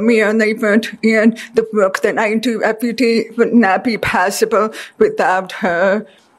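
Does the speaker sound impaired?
Yes: deafness; speech therapy with Mindy Kobomis most of life, learning to talk, hear, pronounce words.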